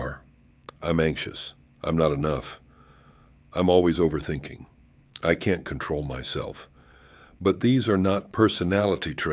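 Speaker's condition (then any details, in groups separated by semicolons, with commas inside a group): No condition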